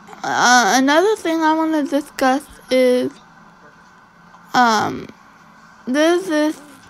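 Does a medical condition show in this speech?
Yes: cerebral palsy.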